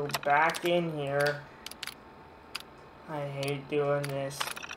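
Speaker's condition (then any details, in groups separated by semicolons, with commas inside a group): Cerebral palsy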